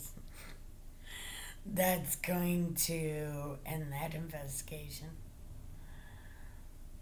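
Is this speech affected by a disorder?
Yes: brain injury.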